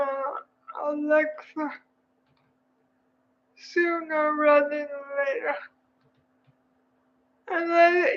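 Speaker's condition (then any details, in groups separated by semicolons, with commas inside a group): Cerebral palsy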